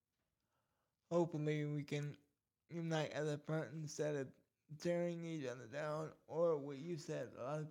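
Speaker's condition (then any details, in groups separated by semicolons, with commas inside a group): Cerebral palsy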